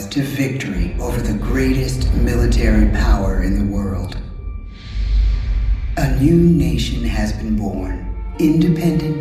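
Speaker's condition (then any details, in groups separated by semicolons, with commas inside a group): No condition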